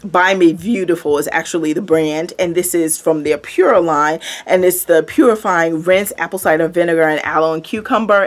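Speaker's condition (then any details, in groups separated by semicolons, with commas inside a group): No condition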